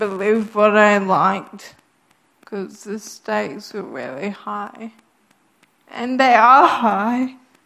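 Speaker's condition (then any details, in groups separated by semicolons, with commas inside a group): Friedreich's ataxia; degenerative, gets worse over time, spinal surgery at 13 for curved spine; cannot speak if quiet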